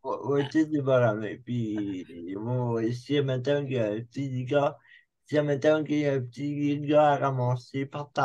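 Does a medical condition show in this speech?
Yes: cerebral palsy.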